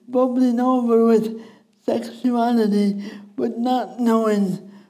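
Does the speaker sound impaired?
Yes: speech impediment; wheelchair user.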